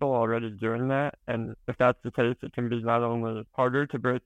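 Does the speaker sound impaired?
Yes: spinal muscular atrophy.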